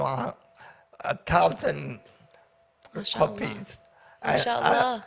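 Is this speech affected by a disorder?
Yes: paraplegia with essential tremor.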